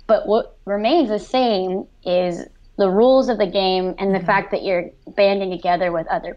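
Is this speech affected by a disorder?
Yes: cleft lip and palate; severe cleft lip and palate, about 23 surgeries by 17, ischemic stroke at 18, post-stroke seizures; after stroke could not speak, text, write or converse, cognition impaired; speech pathologist and cognitive therapy.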